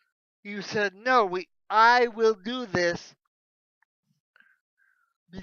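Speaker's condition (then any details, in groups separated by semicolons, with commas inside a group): Cerebral palsy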